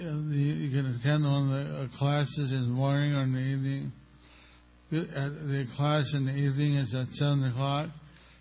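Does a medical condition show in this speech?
Yes: stroke with facial paralysis; hard to speak clearly due to facial paralysis, may be hard to understand, speeds up when excited.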